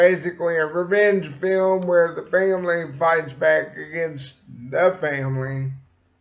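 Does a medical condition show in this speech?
Yes: cerebral palsy; slight speech impediment.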